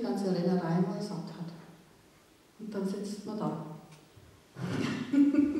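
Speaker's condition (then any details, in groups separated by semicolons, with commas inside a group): No condition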